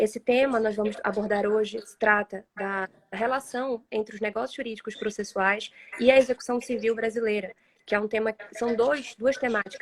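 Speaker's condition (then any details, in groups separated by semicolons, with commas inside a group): No condition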